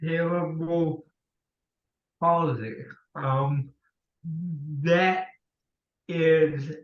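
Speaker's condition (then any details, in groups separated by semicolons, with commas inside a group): Cerebral palsy; since childhood; speech impediment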